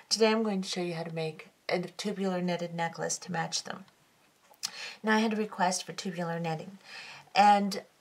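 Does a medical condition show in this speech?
No.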